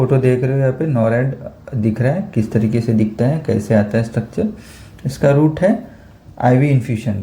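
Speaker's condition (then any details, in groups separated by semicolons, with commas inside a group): No condition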